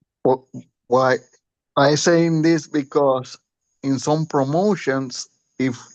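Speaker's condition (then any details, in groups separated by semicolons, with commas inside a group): Cerebral palsy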